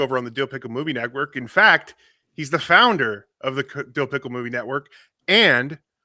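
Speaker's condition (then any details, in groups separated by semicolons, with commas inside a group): No condition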